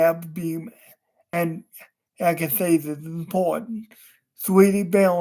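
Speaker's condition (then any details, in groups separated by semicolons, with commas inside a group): Cerebral palsy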